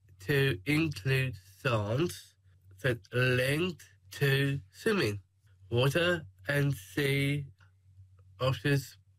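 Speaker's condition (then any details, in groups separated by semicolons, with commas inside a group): Down syndrome; age 21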